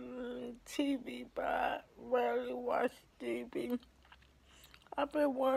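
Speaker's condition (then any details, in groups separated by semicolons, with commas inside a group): ALS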